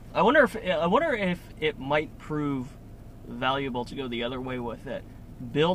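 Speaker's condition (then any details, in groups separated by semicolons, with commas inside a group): No condition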